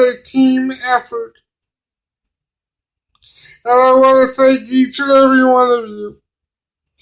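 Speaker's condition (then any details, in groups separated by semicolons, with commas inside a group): Cerebral palsy; limited use of the hands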